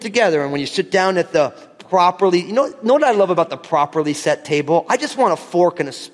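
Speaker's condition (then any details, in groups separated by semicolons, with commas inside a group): No condition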